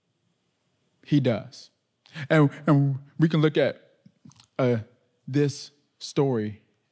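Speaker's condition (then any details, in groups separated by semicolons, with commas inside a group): Stutter; speech impediment; stutters when speaking on stage; repeated words, prolonged sounds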